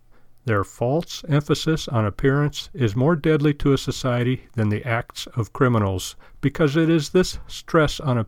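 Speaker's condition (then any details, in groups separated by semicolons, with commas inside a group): No condition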